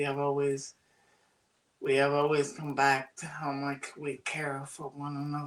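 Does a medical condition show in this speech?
Yes: cerebral palsy; birth oxygen deprivation.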